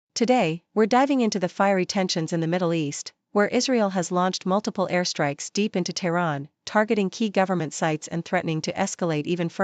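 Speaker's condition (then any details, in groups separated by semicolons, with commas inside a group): No condition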